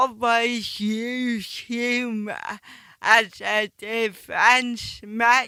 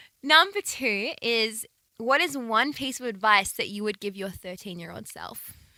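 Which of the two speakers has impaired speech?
The first: ataxic cerebral palsy; ataxic type, from birth; slow speech rate.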